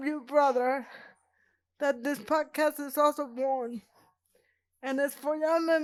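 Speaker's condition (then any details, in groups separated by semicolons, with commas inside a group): Cerebral palsy; present from birth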